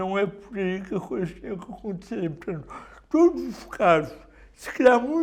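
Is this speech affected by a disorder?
Yes: cerebral palsy.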